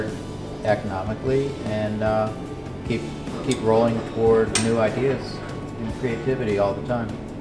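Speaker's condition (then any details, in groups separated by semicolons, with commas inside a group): No condition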